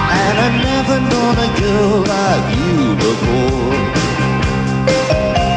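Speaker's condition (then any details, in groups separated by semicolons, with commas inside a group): No condition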